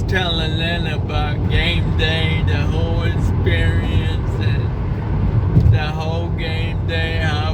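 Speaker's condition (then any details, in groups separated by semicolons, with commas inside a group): Cerebral palsy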